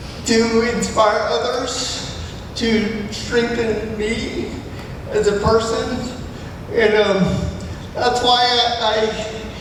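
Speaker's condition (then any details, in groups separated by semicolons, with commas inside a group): Cerebral palsy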